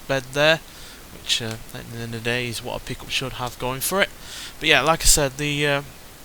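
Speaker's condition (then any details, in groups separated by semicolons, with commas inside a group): No condition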